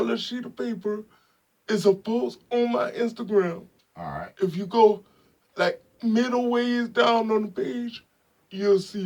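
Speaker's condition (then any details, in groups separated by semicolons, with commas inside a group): Spastic quadriplegic cerebral palsy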